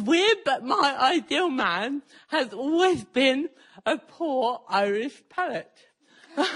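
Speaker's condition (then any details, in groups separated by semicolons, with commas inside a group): Cerebral palsy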